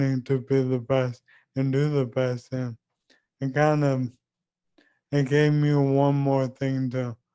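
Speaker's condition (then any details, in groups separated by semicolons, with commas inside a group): ALS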